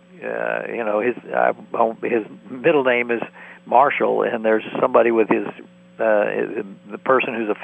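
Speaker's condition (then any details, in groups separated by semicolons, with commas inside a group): No condition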